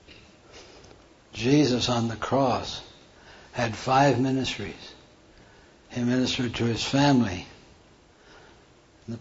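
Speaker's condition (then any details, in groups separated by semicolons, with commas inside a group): Parkinson's; hand tremor during talk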